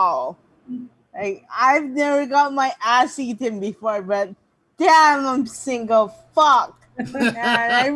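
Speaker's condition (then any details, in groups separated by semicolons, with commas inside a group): Mild cerebral palsy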